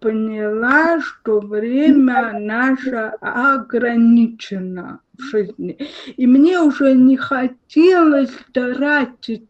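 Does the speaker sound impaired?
Yes: cerebral palsy, spastic diplegia.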